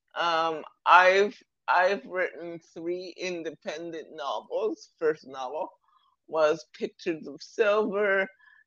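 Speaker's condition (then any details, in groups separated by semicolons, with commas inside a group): Cerebral palsy; present from birth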